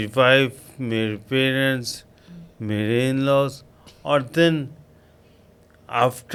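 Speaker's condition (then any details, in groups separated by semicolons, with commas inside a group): Coma after road accident; road accident, brain injury after coma; about ten years since accident; slightly slurred, slow speech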